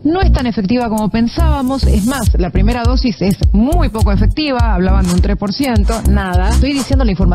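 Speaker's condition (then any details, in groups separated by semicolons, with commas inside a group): No condition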